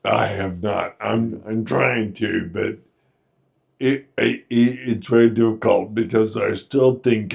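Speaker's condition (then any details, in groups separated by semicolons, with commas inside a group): Friedreich's ataxia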